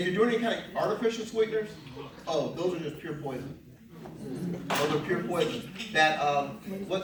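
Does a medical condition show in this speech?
No.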